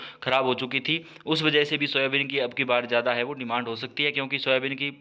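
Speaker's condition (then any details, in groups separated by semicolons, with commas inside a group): No condition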